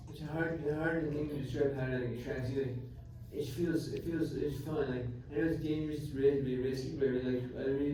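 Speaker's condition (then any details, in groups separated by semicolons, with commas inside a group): Traumatic brain injury; climbing accident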